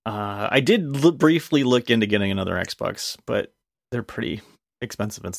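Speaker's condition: No condition

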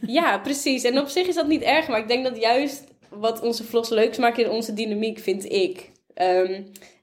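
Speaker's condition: No condition

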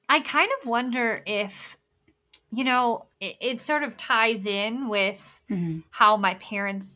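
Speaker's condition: Bilateral cleft lip and palate; later surgery result improved but not perfect

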